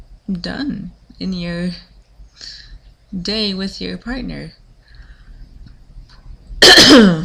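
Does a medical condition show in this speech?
Yes: cerebral palsy.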